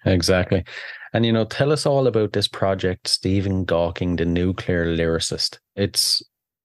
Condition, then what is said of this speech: No condition.